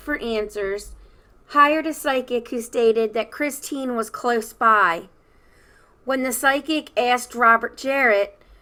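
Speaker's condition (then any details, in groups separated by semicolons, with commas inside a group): No condition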